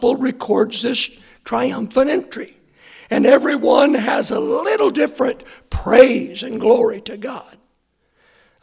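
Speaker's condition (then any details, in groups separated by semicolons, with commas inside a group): Hoarseness after vocal cord surgery; hoarse voice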